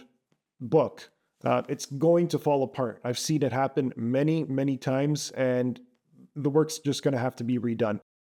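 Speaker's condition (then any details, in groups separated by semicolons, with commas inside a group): No condition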